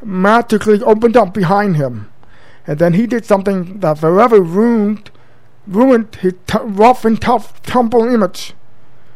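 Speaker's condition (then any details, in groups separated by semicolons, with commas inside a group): Profound deafness since birth; congenital, total deafness; learned speech via daily school speech therapy, mother's home drills feeling throat vibrations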